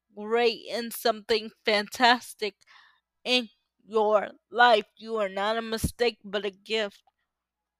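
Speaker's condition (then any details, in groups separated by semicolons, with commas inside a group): Cerebral palsy; uses power wheelchair, depends on others for physical needs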